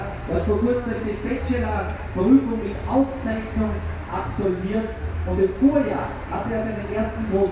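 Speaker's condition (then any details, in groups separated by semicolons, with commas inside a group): No condition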